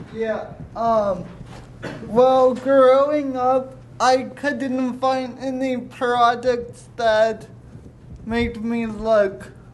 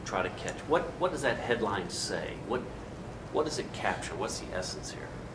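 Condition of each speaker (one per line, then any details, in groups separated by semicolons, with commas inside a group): Cerebral palsy
No condition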